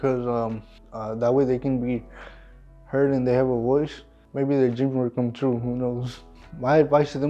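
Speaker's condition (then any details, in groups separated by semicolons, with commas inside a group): Cerebral palsy; cerebral palsy, premature birth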